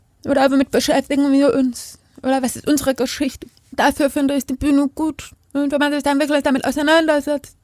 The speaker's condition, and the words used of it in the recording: Deafness. Ich glaube, auch so meine Stimme schon anders.